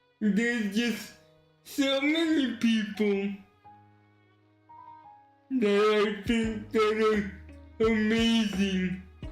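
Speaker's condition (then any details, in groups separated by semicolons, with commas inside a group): Cerebral palsy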